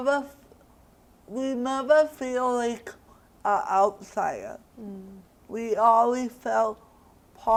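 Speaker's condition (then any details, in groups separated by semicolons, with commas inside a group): Cerebral palsy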